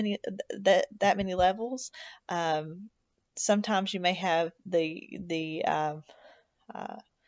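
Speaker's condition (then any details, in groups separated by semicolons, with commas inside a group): No condition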